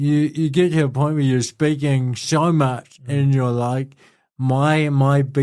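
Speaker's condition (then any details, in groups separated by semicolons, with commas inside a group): Cerebral palsy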